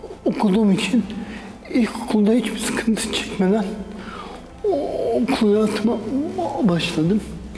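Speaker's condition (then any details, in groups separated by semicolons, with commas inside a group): Dystonic cerebral palsy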